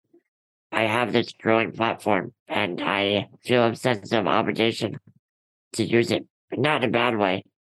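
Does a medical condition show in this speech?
Yes: Ullrich congenital muscular dystrophy; from birth, collagen 6a3 mutation, floppy hands and feet, diagnosed at 4, type found at 25; needs daily help with dressing, grooming and bathing.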